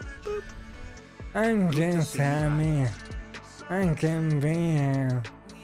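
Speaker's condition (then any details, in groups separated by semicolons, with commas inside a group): ALS; stem cell treatment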